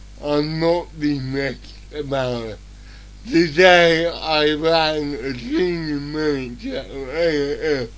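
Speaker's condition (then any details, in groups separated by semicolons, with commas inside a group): Cerebral palsy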